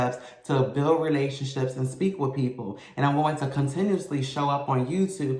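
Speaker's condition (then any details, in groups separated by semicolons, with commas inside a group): No condition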